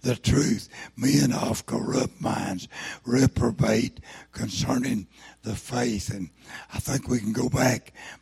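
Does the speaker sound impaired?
Yes: throat cancer, lost vocal cord.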